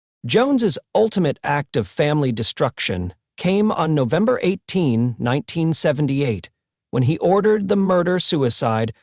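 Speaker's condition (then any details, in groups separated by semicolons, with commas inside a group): No condition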